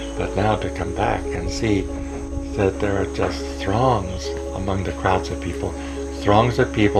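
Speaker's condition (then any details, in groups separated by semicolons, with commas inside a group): No condition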